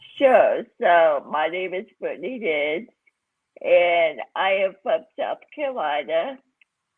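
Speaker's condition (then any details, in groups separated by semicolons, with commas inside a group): Cerebral palsy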